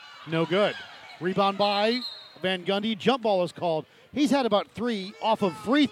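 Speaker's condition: No condition

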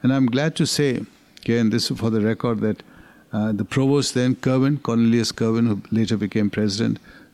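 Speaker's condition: No condition

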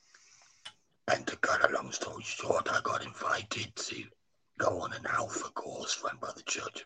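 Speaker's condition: Laryngectomy after cancer; cancer survivor

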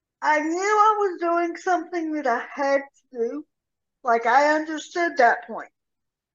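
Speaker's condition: Cerebral palsy; from birth, instability causing trips, severe rotator cuff tear, formerly monthly falls needing engine 6 lift assists; steel mace and steel club training, walking while pushing grocery cart

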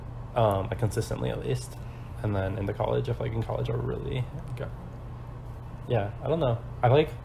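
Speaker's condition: No condition

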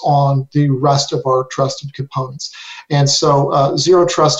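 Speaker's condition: No condition

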